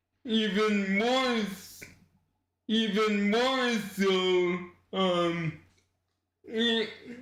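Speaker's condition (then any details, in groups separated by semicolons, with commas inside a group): Cerebral palsy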